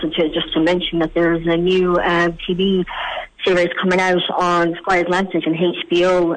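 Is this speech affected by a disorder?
Yes: cleft palate; congenital, with leg problems, could not eat properly before age 6, over 30 surgeries in Ireland.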